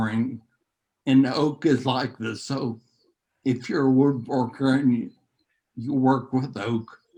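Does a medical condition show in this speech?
Yes: neurological disease.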